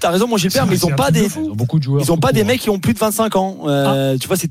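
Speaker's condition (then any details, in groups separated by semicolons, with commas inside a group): No condition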